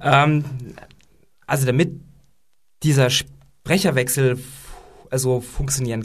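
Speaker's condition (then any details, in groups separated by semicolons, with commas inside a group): Stuttering; plays less of a role in small talk than years ago; stutters more or less depending on day and situation, fluent in familiar routine settings; blocks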